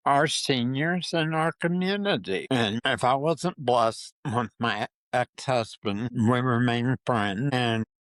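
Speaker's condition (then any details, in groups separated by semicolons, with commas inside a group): Parkinson's disease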